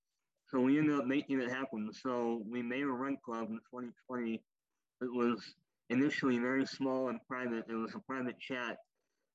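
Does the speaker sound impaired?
Yes: cleft lip and palate, popliteal pterygium syndrome; knee arthritis.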